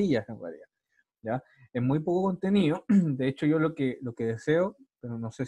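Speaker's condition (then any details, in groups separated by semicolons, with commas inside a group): No condition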